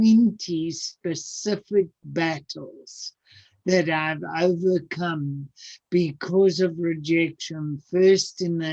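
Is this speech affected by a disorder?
Yes: cerebral palsy; speech sounds atypical.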